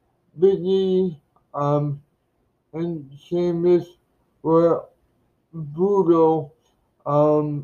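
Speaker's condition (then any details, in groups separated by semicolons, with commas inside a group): Cerebral palsy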